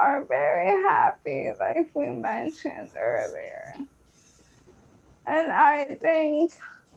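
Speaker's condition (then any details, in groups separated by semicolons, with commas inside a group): ALS; feeding tube; diagnosed at age 29; later insufficient oral intake, breathing impacted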